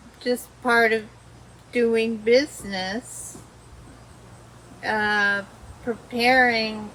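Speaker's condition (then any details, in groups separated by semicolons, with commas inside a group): Dysarthria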